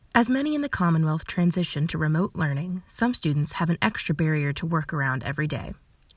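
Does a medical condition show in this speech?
No.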